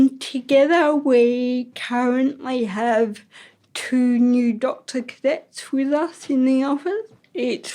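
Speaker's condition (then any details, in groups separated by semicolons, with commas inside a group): Ataxic cerebral palsy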